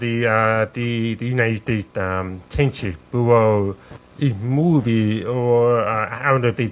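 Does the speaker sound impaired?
Yes: profound deafness, deaf accent; born profoundly deaf, 95 db loss both ears, cause unknown, sensorineural, cochlear implant, earlier hearing aids; sounds different, listeners ask where accent is from, parents taught speech.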